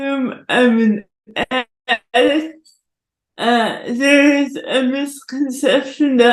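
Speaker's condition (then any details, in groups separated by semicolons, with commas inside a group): Cerebral palsy; forceps birth injury; diagnosed at 11 months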